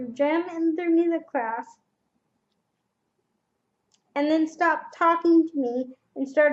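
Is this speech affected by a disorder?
Yes: cerebral palsy.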